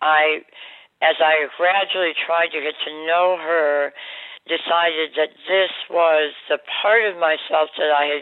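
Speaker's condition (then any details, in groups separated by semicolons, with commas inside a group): Oral cancer surgery, jaw removal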